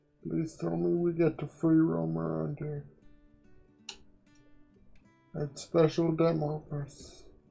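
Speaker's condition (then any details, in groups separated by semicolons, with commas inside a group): Quadriplegic cerebral palsy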